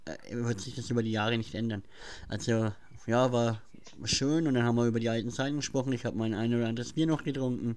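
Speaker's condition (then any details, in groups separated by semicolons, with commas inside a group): Cleft palate; speech impediment, mimicked in school when reading aloud, listeners say speech hard to understand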